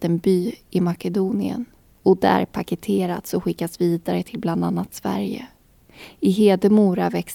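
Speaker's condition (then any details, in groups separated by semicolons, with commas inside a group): No condition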